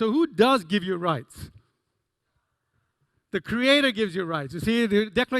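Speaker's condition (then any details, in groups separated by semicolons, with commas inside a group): No condition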